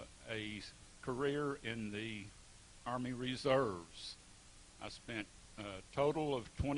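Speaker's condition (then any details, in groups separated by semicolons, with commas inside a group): No condition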